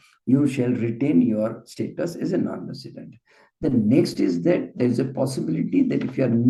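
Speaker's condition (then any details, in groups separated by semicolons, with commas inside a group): No condition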